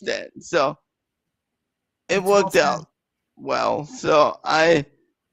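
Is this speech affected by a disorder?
Yes: cerebral palsy; present from birth.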